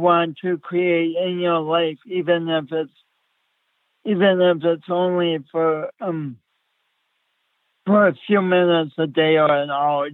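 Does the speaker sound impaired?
Yes: speech impediment; since childhood.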